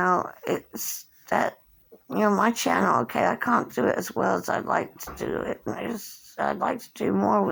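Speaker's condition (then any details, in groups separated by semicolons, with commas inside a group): Cerebral palsy; since birth, hand tremors; age 57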